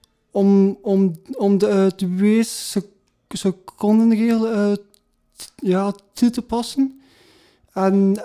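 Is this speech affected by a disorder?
Yes: stuttering; stuttering since primary school, onset around age seven, first memory barely getting words out; speech therapy (logopedie) in Gent, sought after speaking worsened; variable, some days near perfect, stuttering sometimes strikes unexpectedly, more when tired, fluent chatting with friends; here repeated words.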